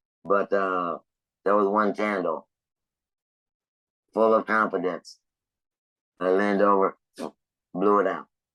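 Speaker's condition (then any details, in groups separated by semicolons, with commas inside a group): Laryngectomy; laryngectomy for cancer; pneumatic speech device, working six months after surgery; lost voice, device speech with good volume and clarity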